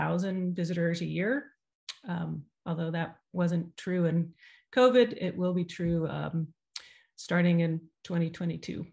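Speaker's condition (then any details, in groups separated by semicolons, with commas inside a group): No condition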